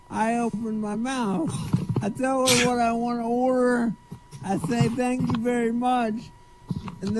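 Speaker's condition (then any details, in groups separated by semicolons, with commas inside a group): Cerebral palsy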